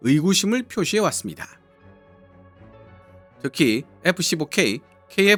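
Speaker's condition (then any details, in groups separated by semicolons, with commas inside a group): No condition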